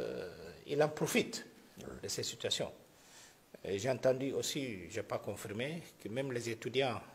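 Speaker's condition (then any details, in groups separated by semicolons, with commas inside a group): No condition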